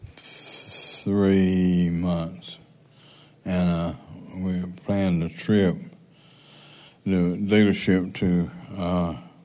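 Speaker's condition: Parkinson's

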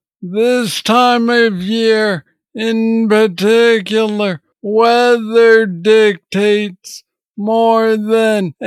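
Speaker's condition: Parkinson's disease; having big issues

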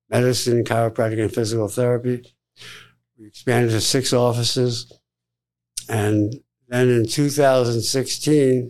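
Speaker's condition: Tongue cancer surgery; survivor after tongue surgery

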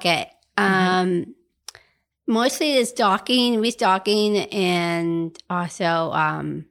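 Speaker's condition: Down syndrome; adult woman

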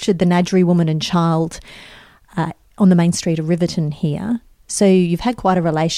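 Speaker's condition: No condition

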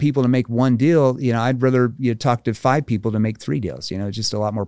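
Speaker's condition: No condition

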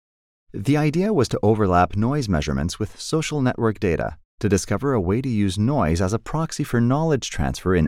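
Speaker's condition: No condition

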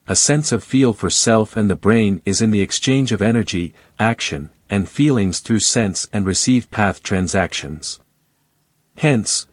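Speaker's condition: No condition

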